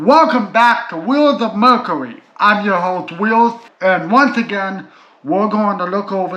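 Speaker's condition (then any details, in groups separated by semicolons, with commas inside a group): Cerebral palsy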